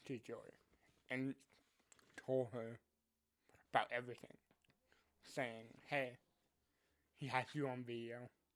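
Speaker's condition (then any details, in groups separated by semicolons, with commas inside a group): Cerebral palsy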